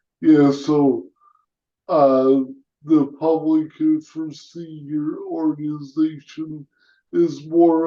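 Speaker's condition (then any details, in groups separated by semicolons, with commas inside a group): Cerebral palsy; speech impairment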